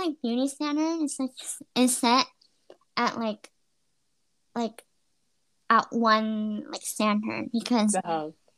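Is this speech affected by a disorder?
Yes: cleft lip and palate.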